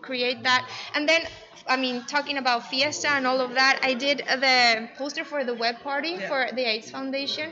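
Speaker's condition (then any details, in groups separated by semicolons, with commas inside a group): No condition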